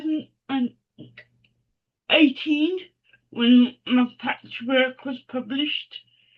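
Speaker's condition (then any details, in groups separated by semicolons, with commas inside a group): Cerebral palsy; mild form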